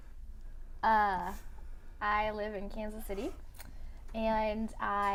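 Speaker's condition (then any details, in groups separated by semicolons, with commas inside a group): No condition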